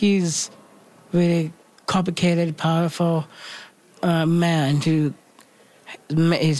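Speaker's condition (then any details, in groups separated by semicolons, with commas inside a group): Down syndrome; intellectual disability, difficulty with physical writing; speaks scenes aloud, which are recorded and transcribed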